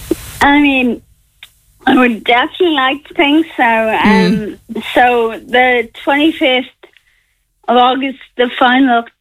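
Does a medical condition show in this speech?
Yes: Friedreich's ataxia; seeking HSE funding for sky clarys drug in Ireland.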